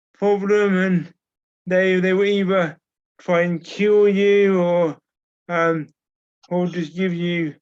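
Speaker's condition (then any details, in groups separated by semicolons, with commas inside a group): Cerebral palsy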